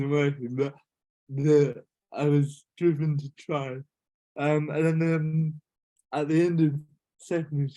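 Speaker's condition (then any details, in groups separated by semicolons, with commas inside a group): Cerebral palsy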